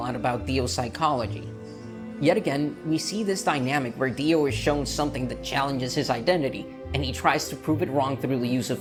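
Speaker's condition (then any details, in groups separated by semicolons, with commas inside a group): No condition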